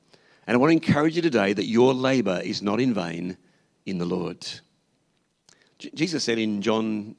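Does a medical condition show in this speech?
No.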